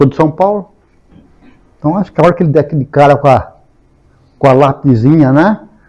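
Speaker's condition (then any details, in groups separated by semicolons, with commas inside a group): No condition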